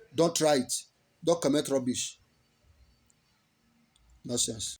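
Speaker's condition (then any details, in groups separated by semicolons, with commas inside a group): No condition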